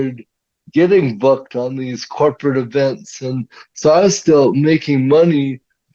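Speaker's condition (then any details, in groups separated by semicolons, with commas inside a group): Cerebral palsy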